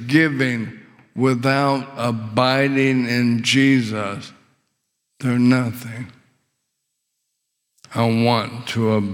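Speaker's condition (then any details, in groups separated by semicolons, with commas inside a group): ALS; struggles with swallowing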